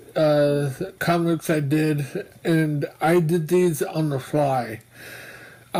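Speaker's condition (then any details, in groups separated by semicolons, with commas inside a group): Mobius syndrome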